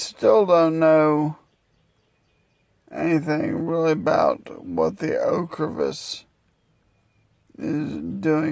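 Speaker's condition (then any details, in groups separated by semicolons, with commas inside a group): Multiple sclerosis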